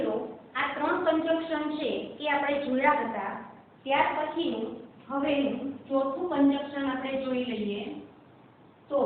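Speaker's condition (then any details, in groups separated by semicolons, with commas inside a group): No condition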